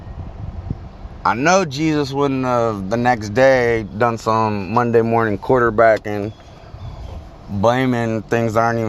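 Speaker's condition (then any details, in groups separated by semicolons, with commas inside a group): No condition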